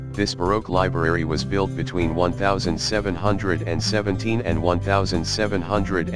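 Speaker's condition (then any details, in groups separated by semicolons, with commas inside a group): No condition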